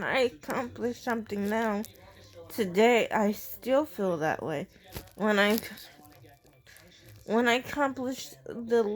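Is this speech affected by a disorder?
Yes: cerebral palsy.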